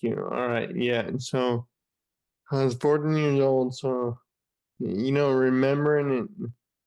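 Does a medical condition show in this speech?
Yes: Friedreich's ataxia; diagnosed age 14, earlier shortness of breath, wheelchair dependent since age 18; age 28, 14 years since diagnosis, still progressing, uses wheelchair.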